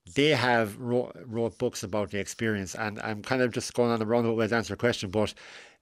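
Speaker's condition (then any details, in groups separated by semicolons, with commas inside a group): Cleft lip and palate; failure of mouth and nose to align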